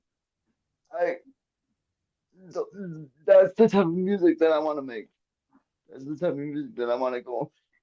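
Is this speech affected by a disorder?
Yes: cerebral palsy; quadriplegic from birth, brain injury from brain bleed at birth, arms and legs affected, cannot walk; relies on personal care attendants (PCAs) for getting around and daily care.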